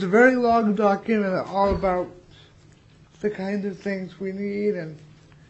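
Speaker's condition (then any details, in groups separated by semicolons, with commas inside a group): Cerebral palsy; 42 years old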